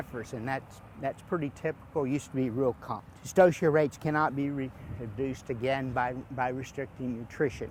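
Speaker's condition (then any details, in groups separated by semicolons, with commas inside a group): No condition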